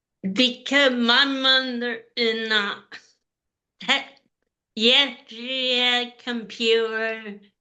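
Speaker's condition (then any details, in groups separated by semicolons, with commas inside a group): Cerebral palsy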